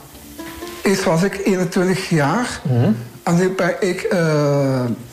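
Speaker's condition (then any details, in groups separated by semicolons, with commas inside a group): Down syndrome; trisomy 21, chromosomal anomaly, three copies of chromosome 21; talks well, can read, write and send messages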